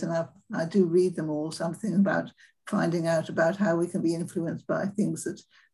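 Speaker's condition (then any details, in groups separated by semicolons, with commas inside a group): Parkinson's disease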